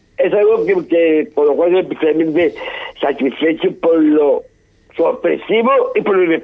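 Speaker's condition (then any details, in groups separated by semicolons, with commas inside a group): Down syndrome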